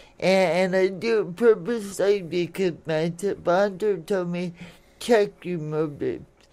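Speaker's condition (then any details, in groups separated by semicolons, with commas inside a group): Cerebral palsy; affects speech and motor skills including hands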